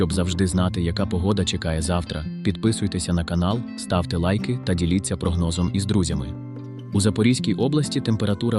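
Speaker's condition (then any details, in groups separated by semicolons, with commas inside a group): No condition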